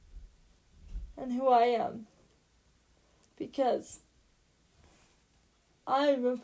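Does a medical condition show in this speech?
Yes: cerebral palsy; since birth, physical disability; trouble getting words out, speaking only two words at a time.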